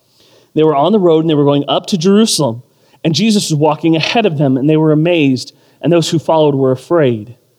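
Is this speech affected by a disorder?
No.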